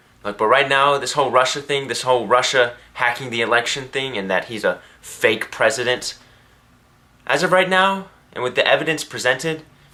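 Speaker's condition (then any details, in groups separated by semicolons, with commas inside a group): No condition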